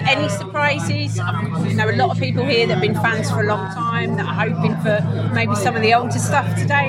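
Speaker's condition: No condition

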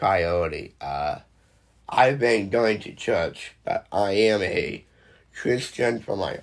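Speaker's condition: Down syndrome; genetic disorder, present since birth; delivers prepared speech aloud himself

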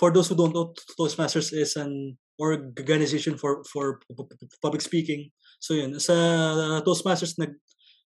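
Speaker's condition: Stuttering; stutter since early childhood, noticed on entering grade school; broken, choppy non-fluent speech, dreads answering strangers like jeepney drivers, public communication affected; repeated words, prolonged sounds

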